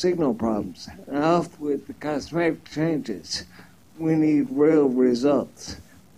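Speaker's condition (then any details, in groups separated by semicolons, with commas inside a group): Ataxia; neuromuscular disease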